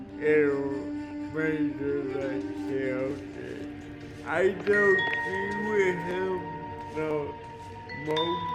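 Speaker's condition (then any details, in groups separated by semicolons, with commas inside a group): Cerebral palsy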